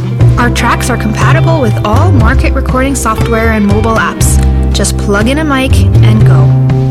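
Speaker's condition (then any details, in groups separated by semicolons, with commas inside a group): No condition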